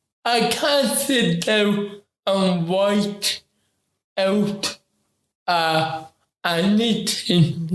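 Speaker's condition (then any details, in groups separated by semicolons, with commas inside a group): Ataxic cerebral palsy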